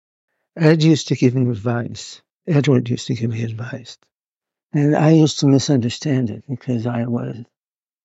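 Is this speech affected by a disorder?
Yes: Parkinson's; audio hard to capture at points, partly due to movement.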